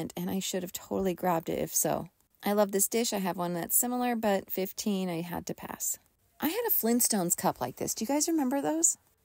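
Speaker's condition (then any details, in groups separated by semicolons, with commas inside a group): No condition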